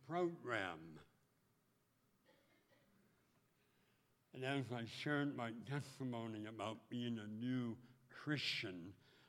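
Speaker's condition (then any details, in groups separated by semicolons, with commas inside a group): Speech impediment; mirror under lips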